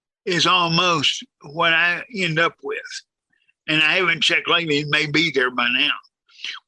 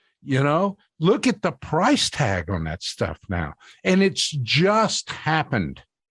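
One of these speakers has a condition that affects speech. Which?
The first: cerebral palsy, severe; from birth, quadriplegic, lifelong wheelchair user; fully dependent on caregivers for daily care.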